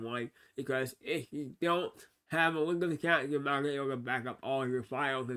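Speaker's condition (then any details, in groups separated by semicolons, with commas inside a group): Cerebral palsy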